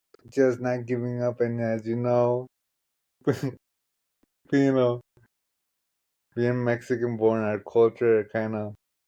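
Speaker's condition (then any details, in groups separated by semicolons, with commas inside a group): Traumatic brain injury; left side affected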